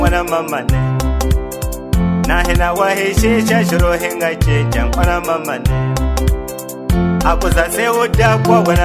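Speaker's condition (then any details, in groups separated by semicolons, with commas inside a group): No condition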